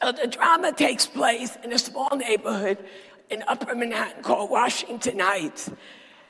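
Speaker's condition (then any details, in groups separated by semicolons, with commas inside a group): Dysphonia; dysphonia diagnosed about a decade ago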